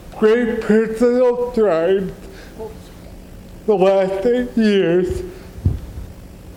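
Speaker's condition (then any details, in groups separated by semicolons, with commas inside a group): Cerebral palsy; wheelchair user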